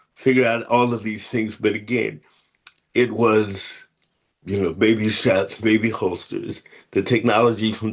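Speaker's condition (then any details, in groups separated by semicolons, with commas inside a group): Cerebral palsy; spastic type, uses feet for hand tasks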